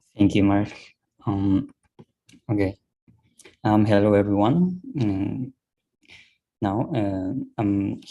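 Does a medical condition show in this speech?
No.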